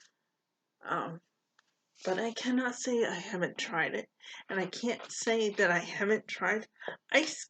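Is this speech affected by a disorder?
Yes: cerebral palsy; poor balance.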